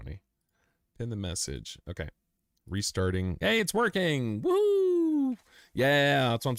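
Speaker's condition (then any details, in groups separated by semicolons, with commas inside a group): No condition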